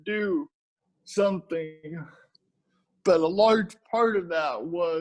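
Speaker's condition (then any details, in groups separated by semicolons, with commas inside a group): Cerebral palsy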